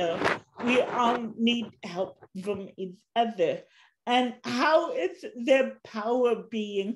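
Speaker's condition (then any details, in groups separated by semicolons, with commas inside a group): Cerebral palsy; since birth, walks with walker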